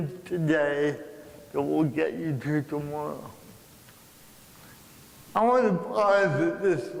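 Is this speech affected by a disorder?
Yes: cerebral palsy.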